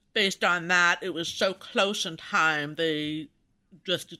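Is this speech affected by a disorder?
Yes: profound deafness; congenital, maternal rubella (German measles) in 1964 outbreak, about 30% hearing left ear, 40% right, tone deafness; pulled out of class weekly for speech therapy in school.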